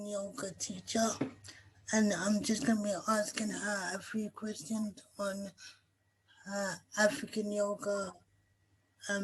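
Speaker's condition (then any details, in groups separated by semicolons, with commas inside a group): Cerebral palsy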